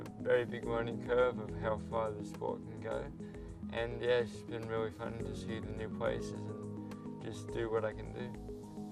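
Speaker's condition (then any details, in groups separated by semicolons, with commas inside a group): Cerebral palsy; from birth, T34 wheelchair racing class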